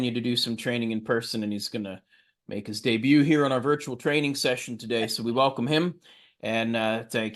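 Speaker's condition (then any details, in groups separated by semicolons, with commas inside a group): No condition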